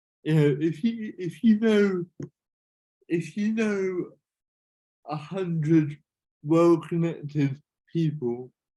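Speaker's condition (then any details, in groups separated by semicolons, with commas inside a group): Cerebral palsy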